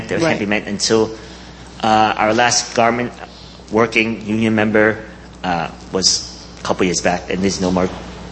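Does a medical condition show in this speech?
Yes: cleft palate; congenital cleft palate.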